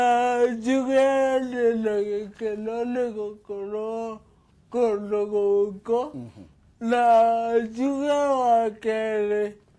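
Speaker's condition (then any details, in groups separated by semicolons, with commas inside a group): Cerebral palsy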